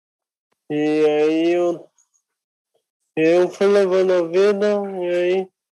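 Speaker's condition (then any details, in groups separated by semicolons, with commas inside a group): Stroke with dysarthria; right or left hemiparesis after stroke (AVC) caused by medication; self-reported speech impairment after stroke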